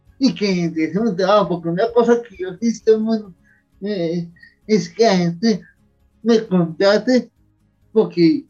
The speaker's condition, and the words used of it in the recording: Cerebral palsy. Si me dio dificultad Ese el habla y siendo conferencista, eso como que no, como que un futbolista sin pierna, como que no tiene muy que sin embargo, bien.